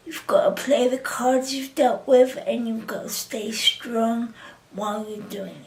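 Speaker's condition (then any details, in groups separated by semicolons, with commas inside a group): Cerebral palsy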